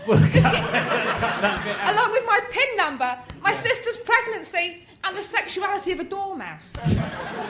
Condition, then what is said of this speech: Tourette syndrome. But they began to intensify in my early 20s and have a much bigger... impact on my life.